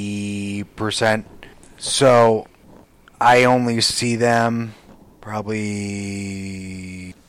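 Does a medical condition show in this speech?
Yes: aphasia; attended intensive aphasia program at University of Michigan Aphasia Center; progressed much more than last year, still feels far from how others see progress.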